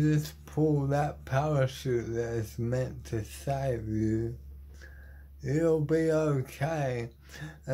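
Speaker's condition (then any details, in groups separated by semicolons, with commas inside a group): Motor neuron disease; terminal; body failing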